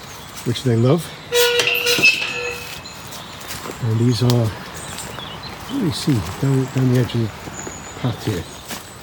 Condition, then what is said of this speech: None; typical speech.